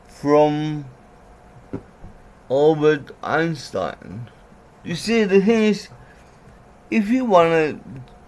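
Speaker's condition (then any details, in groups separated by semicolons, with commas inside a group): Cerebral palsy; breathing weakness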